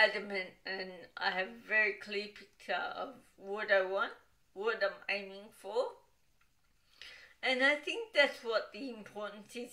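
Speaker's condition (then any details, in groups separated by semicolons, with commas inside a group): Cerebral palsy, dystonic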